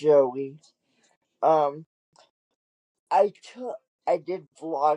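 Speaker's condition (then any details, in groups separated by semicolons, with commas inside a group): Cerebral palsy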